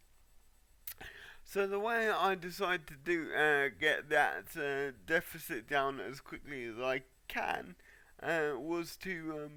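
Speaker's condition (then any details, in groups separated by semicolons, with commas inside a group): Cerebral palsy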